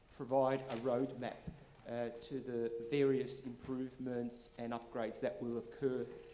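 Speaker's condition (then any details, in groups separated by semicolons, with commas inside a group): No condition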